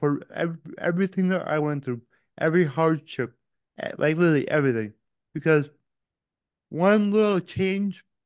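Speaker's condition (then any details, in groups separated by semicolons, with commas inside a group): Cerebral palsy; diagnosed age one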